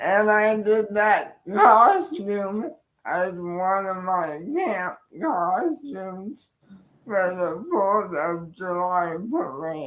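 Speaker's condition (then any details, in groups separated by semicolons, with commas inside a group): Cerebral palsy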